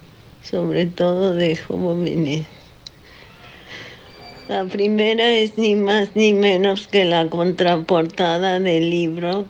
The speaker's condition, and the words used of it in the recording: Parkinson's disease. Ella más que nadie ubica y está viviendo en este momento que es tener tu mente despierta, poder platicar, pero que tu cuerpo no se pueda mover.